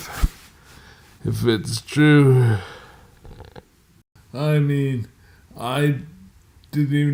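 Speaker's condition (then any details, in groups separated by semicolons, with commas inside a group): Multiple sclerosis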